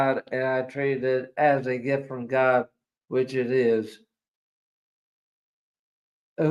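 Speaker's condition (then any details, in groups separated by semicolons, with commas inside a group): ALS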